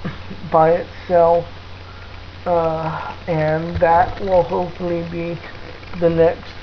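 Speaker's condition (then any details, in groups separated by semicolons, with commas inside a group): Cerebral palsy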